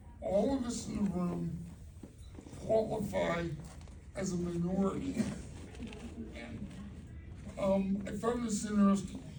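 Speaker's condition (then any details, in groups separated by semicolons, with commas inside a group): Cerebral palsy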